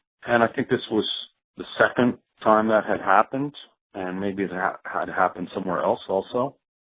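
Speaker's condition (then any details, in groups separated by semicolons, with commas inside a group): No condition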